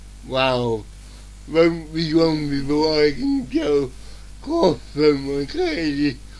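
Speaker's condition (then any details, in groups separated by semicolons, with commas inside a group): Cerebral palsy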